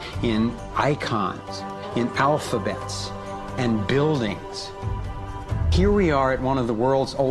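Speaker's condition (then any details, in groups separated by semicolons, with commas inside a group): No condition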